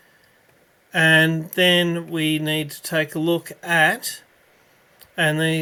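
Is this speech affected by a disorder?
No.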